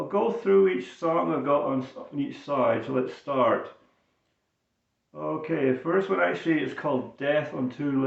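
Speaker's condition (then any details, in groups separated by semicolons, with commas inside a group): No condition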